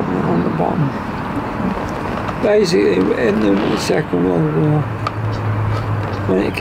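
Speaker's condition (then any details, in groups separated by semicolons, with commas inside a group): Motor neurone disease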